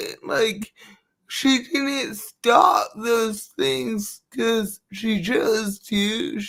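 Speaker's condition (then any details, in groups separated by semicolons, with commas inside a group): Cerebral palsy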